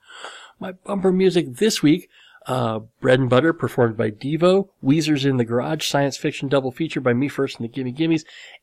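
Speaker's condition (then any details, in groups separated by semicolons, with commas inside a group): Cleft lip and palate; nose still slightly crooked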